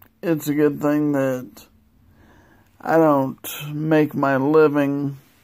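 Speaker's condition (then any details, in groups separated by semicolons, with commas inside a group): Multiple sclerosis; progressive form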